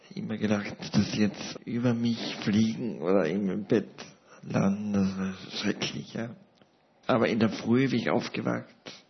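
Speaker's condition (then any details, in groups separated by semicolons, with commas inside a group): Paralysis with ventilator dependence; personal assistance in daily life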